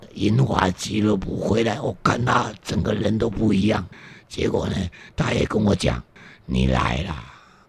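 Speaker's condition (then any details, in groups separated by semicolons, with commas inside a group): Vocal cord damage; unclear speech from vocal cord damage, greatly improved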